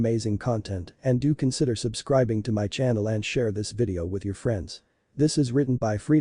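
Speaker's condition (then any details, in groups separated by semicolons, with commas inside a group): No condition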